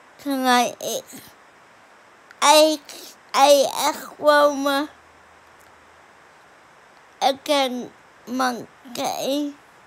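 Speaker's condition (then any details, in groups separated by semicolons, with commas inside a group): Cerebral palsy; cerebral palsy, all four limbs, cannot walk, wheelchair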